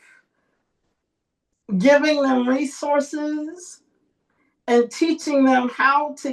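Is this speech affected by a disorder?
Yes: cerebral palsy.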